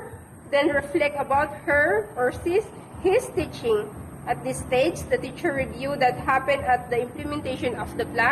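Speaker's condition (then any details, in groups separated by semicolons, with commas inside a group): No condition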